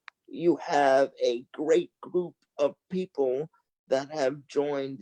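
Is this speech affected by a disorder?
Yes: cerebral palsy; from birth, lack of oxygen after lung collapse, lifelong wheelchair.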